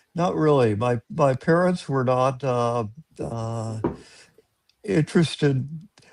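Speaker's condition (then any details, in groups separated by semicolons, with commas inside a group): No condition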